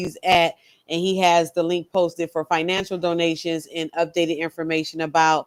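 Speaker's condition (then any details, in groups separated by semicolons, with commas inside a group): No condition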